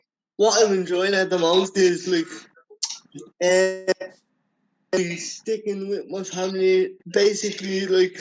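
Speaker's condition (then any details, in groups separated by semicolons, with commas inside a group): Cerebral palsy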